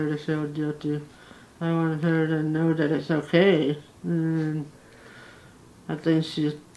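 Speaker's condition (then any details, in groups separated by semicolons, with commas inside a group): Facial paralysis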